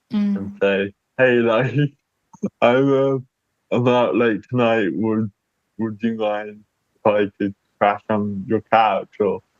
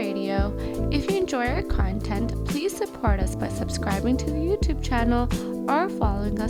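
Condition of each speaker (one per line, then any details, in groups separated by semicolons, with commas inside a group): Cerebral palsy
No condition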